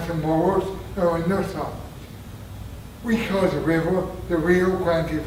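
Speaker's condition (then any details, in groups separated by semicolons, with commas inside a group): Traumatic brain injury; near-fatal injury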